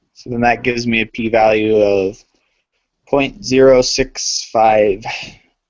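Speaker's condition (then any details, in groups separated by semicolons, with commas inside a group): No condition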